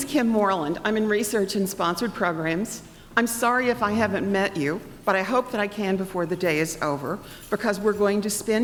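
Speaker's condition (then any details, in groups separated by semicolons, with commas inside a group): No condition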